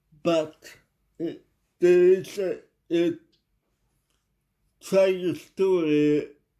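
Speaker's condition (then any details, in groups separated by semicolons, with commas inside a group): Cerebral palsy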